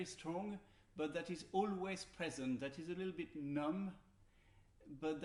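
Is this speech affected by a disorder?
No.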